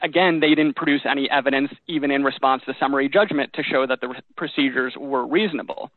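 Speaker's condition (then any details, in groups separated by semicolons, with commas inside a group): No condition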